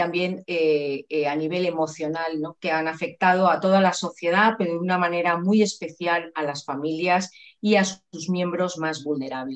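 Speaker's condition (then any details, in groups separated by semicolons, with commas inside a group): No condition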